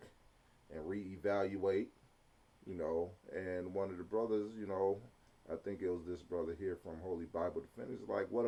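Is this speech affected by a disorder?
No.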